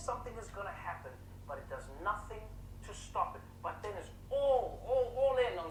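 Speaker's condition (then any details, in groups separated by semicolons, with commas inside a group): No condition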